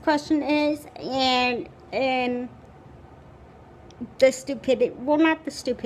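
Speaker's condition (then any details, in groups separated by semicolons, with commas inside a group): Cerebral palsy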